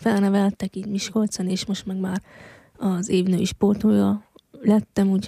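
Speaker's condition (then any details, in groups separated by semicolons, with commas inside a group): Hearing loss since birth; congenital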